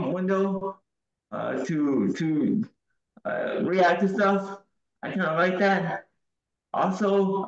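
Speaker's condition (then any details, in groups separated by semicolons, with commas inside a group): Cerebral palsy, severe; wheelchair user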